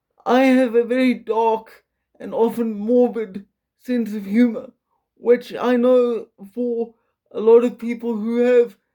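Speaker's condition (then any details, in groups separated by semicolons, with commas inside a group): Quadriplegic cerebral palsy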